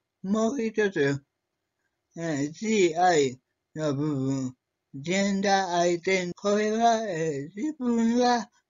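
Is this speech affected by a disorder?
Yes: cerebral palsy; severe, uses a wheelchair.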